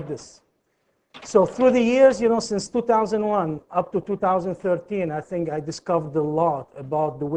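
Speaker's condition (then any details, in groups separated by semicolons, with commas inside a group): No condition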